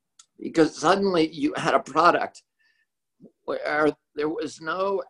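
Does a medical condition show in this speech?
Yes: spasmodic dysphonia; twitches in voice box or larynx; voice sounds a little different.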